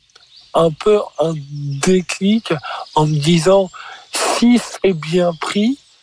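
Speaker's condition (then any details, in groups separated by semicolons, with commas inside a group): Stuttering; developmental stuttering, diagnosed at age four, first misdiagnosed as Gilles de la Tourette by a psychiatrist; performs stand-up with stutter, says it is no longer a problem, never suffered from it; prolonged sounds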